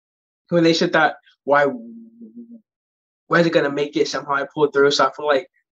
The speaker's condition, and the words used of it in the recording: Stuttering. Born deaf and living with a stutter, he's also become a powerful advocate for stuttering awareness.